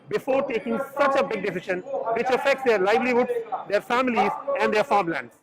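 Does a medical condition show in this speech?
No.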